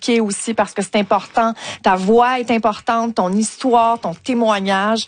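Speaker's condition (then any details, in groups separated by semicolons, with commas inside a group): No condition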